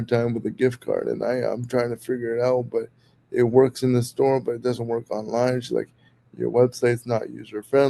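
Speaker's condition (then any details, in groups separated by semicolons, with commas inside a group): Cerebral palsy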